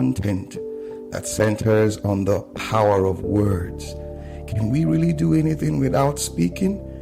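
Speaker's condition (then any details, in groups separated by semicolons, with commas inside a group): No condition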